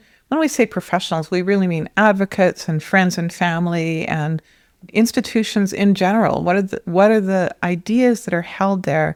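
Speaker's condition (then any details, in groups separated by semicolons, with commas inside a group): No condition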